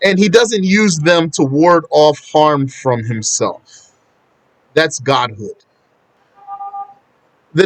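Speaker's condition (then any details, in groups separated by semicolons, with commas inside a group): No condition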